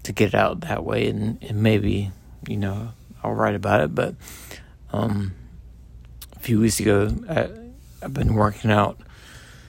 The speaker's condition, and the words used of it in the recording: Multiple sclerosis. Talking pretty low, but I'm still, you know, slurring my words, and the MS is obviously, you know, affecting me